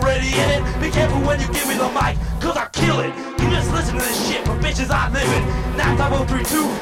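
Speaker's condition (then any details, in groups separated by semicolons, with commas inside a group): No condition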